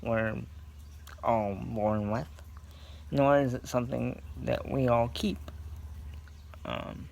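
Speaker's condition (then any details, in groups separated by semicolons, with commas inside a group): Cerebral palsy; scoliosis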